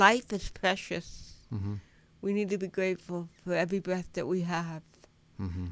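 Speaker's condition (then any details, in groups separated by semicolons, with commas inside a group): Cerebral palsy; lifelong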